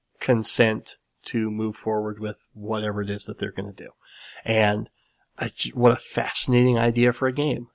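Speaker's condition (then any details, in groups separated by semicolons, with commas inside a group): Cleft lip and palate; nose still slightly crooked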